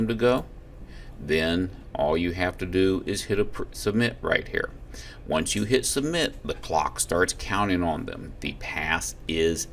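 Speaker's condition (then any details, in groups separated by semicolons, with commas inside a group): No condition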